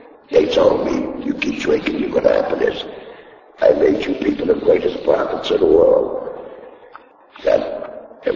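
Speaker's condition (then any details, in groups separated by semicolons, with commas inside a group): Laryngectomy; taught to talk with throat device, cannot talk without thumb, earlier voice loss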